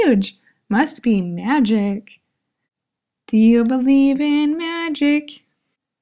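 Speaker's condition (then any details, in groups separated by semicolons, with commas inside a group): No condition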